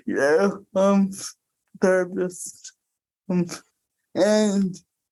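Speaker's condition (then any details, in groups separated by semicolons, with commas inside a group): Cerebral palsy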